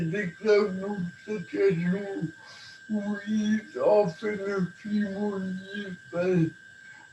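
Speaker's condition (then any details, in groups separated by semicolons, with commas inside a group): Cerebral palsy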